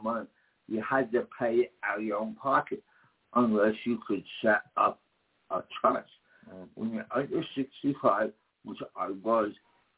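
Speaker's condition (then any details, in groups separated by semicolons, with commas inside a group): Damaged vocal cord; about 40 years since injury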